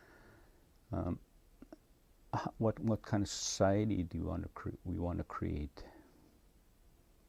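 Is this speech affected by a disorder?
No.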